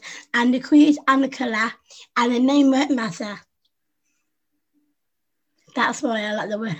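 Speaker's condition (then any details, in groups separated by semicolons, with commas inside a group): Down syndrome; adult woman, 25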